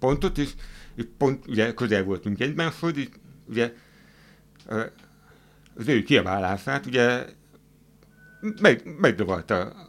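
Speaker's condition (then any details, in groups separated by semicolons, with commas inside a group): Hearing impairment; hard of hearing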